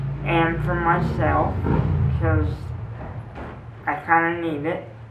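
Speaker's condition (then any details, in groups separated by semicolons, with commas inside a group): Cerebral palsy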